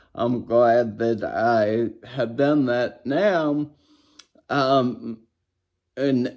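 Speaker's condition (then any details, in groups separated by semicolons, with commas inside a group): Brain injury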